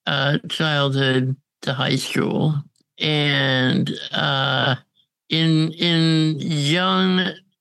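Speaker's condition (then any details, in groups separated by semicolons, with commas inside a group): Congenital muscular dystrophy; on a ventilator, goes downtown on own, more independent than ever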